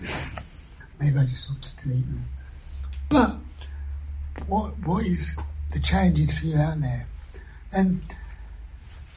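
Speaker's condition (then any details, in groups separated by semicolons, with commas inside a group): Throat cancer surgery, vocal injections; years after treatment, three vocal cord injections, swallow disorder, chokes on food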